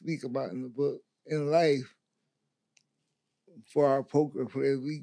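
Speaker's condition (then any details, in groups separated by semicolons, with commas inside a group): Stroke; blocked neck artery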